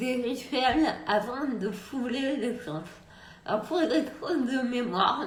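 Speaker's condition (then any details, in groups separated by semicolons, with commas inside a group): Multiple sclerosis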